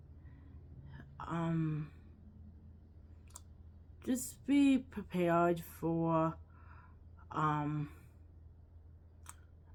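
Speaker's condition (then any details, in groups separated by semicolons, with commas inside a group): Cerebral palsy, quadriplegic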